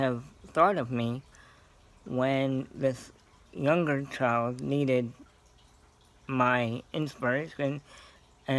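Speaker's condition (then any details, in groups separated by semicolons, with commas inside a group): Cerebral palsy; scoliosis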